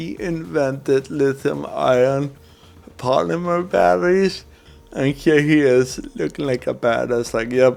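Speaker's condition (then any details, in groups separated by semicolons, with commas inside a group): Cerebral palsy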